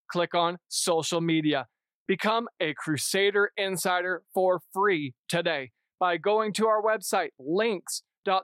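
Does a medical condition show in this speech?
No.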